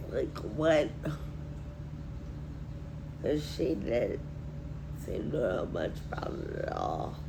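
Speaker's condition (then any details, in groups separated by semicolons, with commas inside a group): Friedreich ataxia; progressive; on gabapentin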